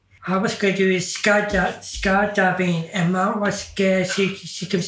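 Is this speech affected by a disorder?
Yes: Down syndrome.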